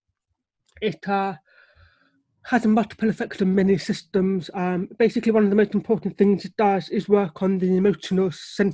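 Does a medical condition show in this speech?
Yes: deafness; relies on lip reading.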